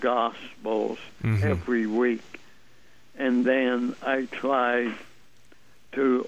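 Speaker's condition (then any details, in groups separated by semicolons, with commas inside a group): ALS; limb onset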